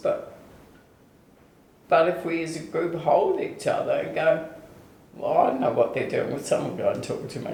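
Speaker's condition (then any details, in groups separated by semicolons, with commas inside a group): ALS/MND; onset foot drop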